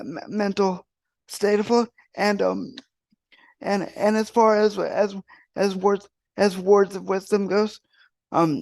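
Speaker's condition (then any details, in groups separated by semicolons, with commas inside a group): Cerebral palsy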